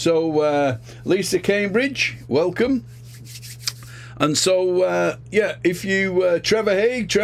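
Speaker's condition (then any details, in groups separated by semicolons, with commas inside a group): No condition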